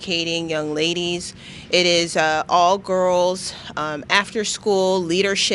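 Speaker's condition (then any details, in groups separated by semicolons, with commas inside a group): No condition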